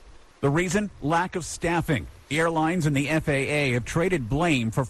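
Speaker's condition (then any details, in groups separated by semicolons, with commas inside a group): No condition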